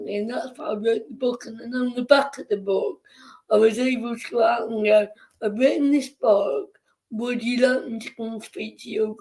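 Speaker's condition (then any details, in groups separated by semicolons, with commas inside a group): Cerebral palsy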